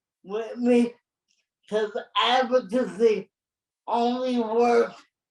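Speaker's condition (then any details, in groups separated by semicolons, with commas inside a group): Cerebral palsy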